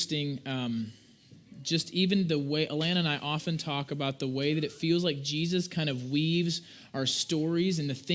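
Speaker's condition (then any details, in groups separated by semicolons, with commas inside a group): No condition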